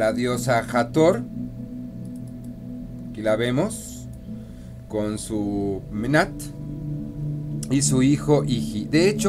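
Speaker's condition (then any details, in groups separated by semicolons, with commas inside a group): No condition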